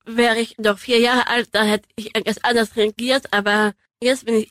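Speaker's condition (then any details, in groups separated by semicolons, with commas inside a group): Down syndrome; trisomy 21, three copies of chromosome 21, genetic anomaly; age 24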